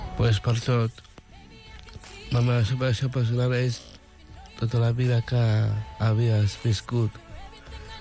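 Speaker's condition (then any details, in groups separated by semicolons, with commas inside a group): Down syndrome; intellectual disability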